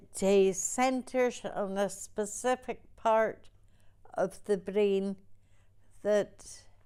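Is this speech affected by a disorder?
Yes: essential tremor; present since birth, uncontrollable shaking, deep brain stimulation; lifelong, DBS has helped.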